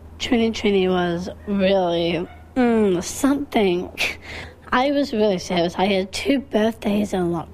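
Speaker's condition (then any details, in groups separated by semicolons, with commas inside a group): Down syndrome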